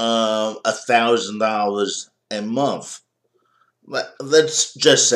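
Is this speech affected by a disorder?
Yes: cerebral palsy.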